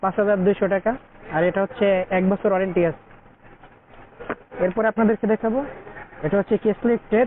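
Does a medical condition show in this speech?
No.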